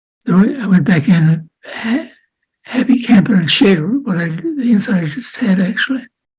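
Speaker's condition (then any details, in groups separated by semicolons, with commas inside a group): Parkinson's disease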